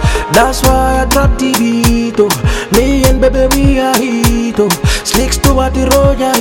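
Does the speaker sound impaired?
No.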